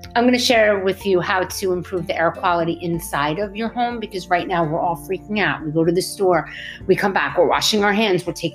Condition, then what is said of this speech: No condition.